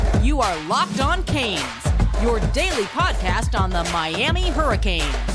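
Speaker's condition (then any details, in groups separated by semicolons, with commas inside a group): No condition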